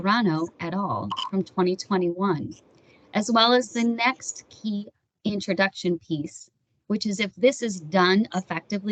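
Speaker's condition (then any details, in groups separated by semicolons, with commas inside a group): No condition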